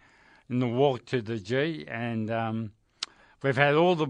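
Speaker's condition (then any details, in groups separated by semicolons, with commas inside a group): Motor neurone disease; progressive, terminal, onset in hands, spread up arms and across back; about 2 years since first symptoms, diagnosed after months of tests, no treatment or cure; voice affected, speech noticeably changed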